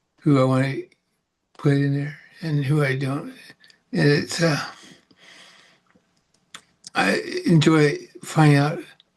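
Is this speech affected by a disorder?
Yes: Parkinson's; about 18 years since onset.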